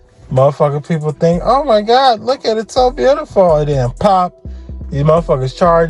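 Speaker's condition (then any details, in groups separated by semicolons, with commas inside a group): No condition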